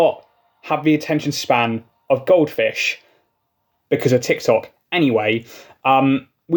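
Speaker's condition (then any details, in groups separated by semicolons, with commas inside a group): No condition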